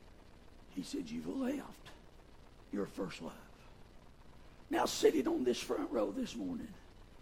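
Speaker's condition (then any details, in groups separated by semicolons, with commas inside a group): Vocal fold paralysis; pushes much air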